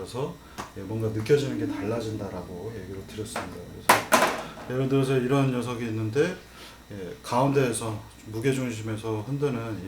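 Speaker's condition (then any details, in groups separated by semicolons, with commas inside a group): No condition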